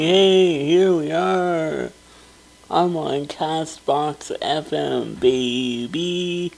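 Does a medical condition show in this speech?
Yes: cerebral palsy; wheelchair user.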